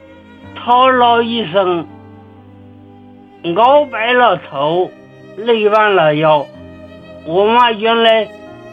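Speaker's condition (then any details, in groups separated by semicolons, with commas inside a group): Cerebellar atrophy; onset age 14 to 15, possibly head trauma, nearly paralyzed, cannot care for self, disabled; age 44, about 30 years since onset, fully dependent on 76-year-old mother for daily care; speech sounds somewhat different from ordinary people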